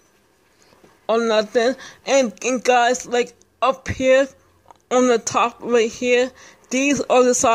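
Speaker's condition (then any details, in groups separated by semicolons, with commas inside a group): Speech impairment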